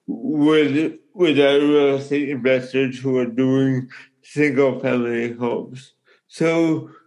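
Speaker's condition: Cerebral palsy

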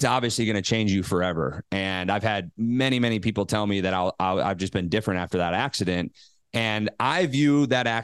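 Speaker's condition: No condition

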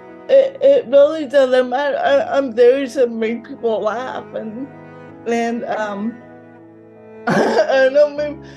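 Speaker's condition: Cerebral palsy, mild

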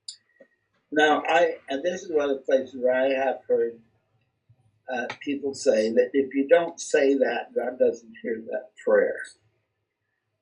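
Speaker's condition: Cerebral palsy; legs severely compromised

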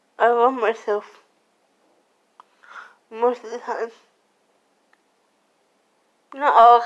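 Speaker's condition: Cerebral palsy; slurred speech

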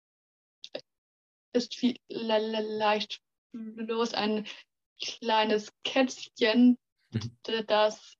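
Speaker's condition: Stuttering; stuttering since kindergarten age, many logopedists and speech therapists, stuttering therapy groups with other stutterers; 18 years old, fighting stuttering less with pressure and resistance; part-word and word repetitions, we wegzulaufen; repeated sounds

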